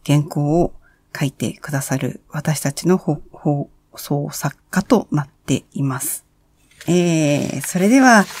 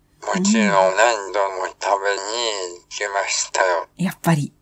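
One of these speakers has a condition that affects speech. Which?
The second: ALS; tracheostomy, ventilator, voice synthesis from own recorded voice; in hospital, tracheostomy and ventilator about two months; cannot speak, uses synthesized voice, speaking through a speech-generating device.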